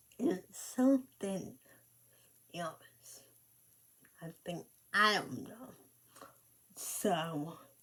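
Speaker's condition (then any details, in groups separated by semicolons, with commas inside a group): Cerebral palsy; speech affected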